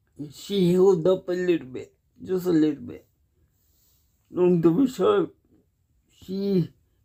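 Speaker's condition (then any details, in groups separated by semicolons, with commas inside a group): Cerebral palsy; cannot walk, uses wheelchair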